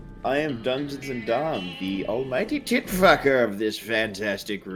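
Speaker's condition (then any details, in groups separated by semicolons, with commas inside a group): No condition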